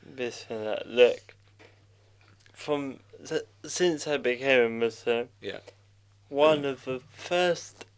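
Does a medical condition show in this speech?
Yes: cerebral palsy.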